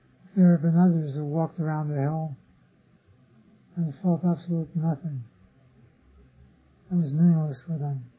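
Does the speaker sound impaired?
Yes: Parkinson's disease; others offer remedies.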